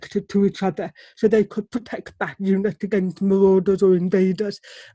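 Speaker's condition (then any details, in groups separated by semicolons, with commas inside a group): Deafness; struggles to hear baby cry or tones of sounds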